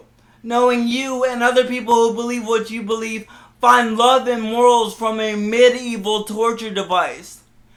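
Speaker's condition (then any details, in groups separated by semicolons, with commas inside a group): Cerebral palsy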